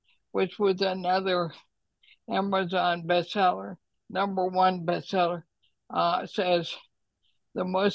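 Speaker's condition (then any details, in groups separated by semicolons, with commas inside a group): ALS; needs to sit when breathless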